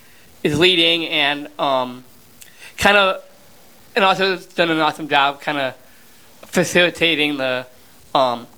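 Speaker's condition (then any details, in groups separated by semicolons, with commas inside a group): Down syndrome; 32 years old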